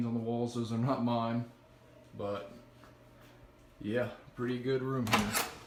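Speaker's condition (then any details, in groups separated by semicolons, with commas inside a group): No condition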